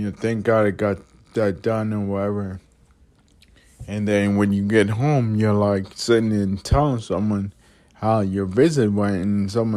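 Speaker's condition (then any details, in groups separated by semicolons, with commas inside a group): Multiple sclerosis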